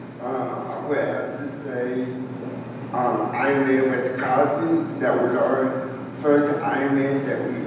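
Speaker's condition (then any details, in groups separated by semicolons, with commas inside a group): Cerebral palsy, spastic quadriplegia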